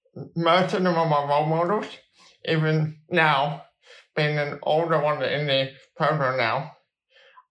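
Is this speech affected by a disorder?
Yes: cerebral palsy; balance and movement helped by football since age four, Cerebral Palsy Alliance until about seven.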